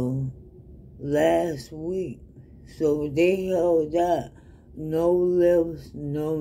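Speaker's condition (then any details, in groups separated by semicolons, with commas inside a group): ALS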